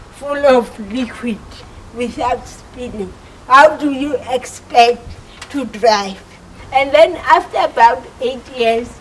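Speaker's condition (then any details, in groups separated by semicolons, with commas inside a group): Cerebral palsy; speech impediment, understandable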